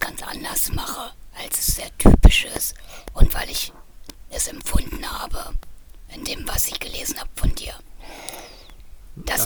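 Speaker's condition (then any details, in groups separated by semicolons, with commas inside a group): Voice disorder after laryngeal cancer, radiation scarring of vocal folds; laryngeal cancer treated with radiation and chemotherapy, vocal cord scarring from radiation, swallowing disorder; vocal cord problems, voice somewhat quieter, audibly affected, recording volume turned up high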